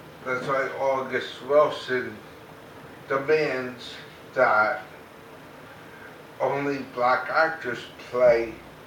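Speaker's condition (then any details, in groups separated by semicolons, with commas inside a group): Cerebral palsy; very mild form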